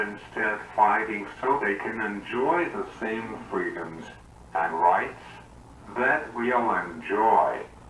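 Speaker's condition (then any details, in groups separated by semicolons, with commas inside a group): Cerebral palsy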